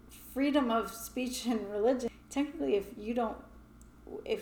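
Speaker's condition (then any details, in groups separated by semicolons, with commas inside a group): No condition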